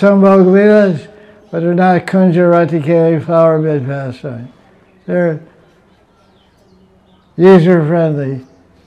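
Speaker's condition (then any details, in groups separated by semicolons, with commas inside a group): Deafness; unsure of microphone volume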